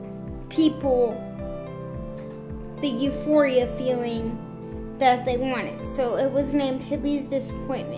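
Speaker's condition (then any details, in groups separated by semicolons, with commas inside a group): Cerebral palsy, spastic, severe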